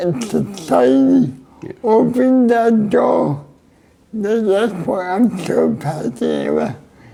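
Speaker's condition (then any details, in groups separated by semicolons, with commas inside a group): Cerebral palsy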